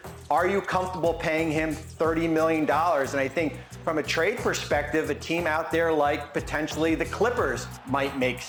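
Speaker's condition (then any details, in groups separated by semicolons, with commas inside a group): No condition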